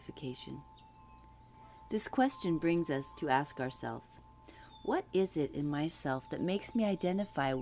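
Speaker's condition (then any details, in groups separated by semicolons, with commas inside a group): No condition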